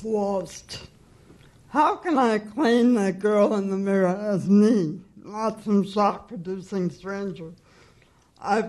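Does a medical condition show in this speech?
Yes: cerebral palsy.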